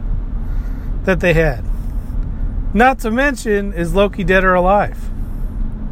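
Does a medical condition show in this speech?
No.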